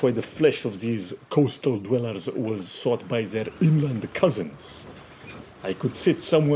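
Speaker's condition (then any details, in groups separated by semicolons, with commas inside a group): No condition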